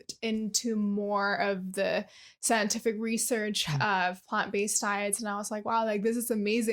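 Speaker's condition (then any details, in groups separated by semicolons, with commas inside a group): No condition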